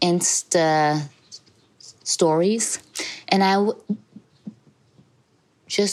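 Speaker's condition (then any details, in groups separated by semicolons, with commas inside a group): Stutter; severe in high school around age 17; very severe stutter at age 17, afraid of talking and communicating; blocks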